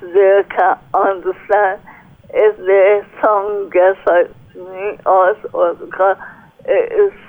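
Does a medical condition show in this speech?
Yes: cerebral palsy; speech impaired since childhood, unnoticed until adulthood, therapist Philip helped forming words; noticeable to listeners.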